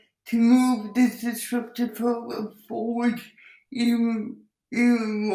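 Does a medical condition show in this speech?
Yes: cerebral palsy; involuntary movements, wheelchair user; speech audibly affected.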